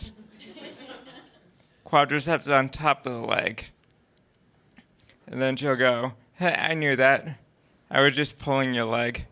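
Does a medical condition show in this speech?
Yes: cerebral palsy; oxygen deprivation at birth.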